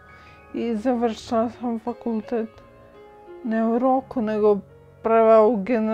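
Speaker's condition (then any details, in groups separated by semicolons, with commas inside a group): Friedreich's ataxia; onset age nine, about eighteen years since onset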